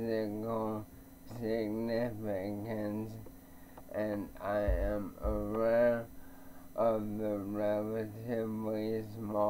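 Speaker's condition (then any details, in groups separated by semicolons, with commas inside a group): ALS; bulbar onset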